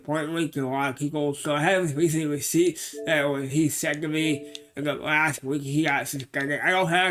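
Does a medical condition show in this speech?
Yes: cerebral palsy.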